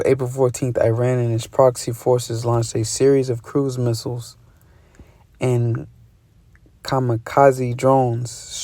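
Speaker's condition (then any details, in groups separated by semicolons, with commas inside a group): No condition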